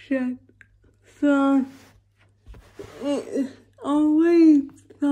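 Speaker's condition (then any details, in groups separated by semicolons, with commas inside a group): Cerebral palsy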